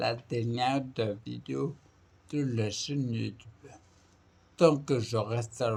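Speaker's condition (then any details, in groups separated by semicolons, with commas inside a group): Primary progressive multiple sclerosis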